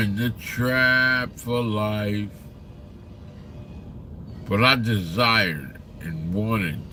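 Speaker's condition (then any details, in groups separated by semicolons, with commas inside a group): Slurred speech; still slurs words occasionally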